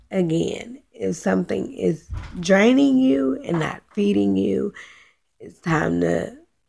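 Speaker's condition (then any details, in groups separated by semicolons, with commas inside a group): Cerebral palsy, spastic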